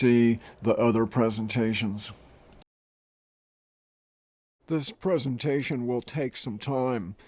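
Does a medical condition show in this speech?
No.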